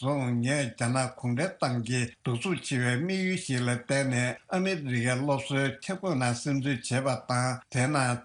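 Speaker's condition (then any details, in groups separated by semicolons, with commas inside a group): No condition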